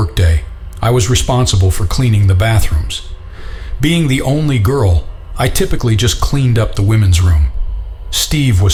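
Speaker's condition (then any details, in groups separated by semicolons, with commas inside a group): No condition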